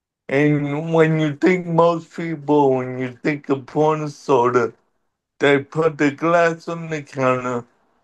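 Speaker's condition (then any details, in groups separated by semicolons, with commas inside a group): Cerebral palsy; wheelchair over the years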